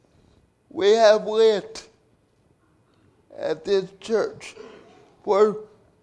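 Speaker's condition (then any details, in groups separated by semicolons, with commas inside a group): Cerebral palsy; 37 years since onset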